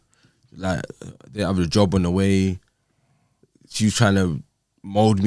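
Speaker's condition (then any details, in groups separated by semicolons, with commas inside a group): No condition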